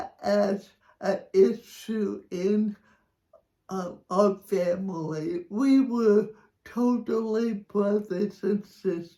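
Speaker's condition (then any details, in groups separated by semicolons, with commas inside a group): Cerebral palsy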